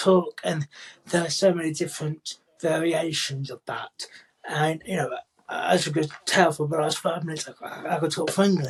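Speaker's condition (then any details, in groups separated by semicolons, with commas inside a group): Cerebral palsy; speaks quite clearly, had childhood speech therapy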